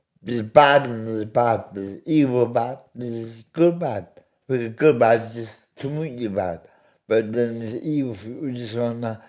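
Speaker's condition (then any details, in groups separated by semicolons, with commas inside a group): Medication-induced speech impediment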